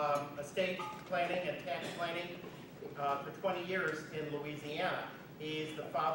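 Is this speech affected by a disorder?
No.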